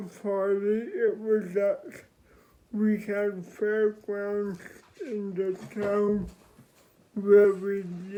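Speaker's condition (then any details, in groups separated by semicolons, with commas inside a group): Cerebral palsy; respiratory complications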